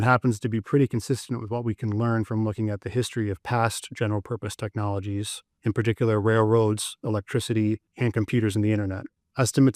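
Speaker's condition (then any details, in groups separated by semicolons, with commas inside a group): No condition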